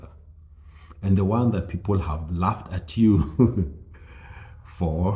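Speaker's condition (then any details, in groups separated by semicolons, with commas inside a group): No condition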